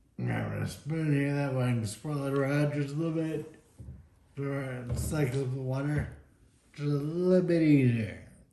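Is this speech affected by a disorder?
Yes: Friedreich's ataxia.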